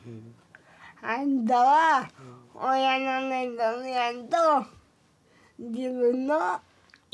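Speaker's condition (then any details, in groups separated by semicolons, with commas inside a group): Cerebral palsy, severe; unfamiliar listeners confused at first, understood after a while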